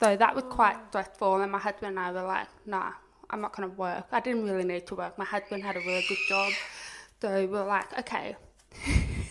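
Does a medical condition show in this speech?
Yes: profound deafness; speech therapy in childhood, able to talk, oral communicator.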